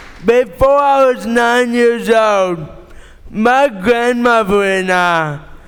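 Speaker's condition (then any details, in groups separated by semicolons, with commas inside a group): Cerebral palsy; born premature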